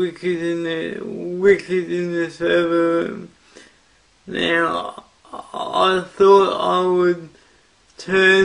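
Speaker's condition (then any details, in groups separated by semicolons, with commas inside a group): Cerebral palsy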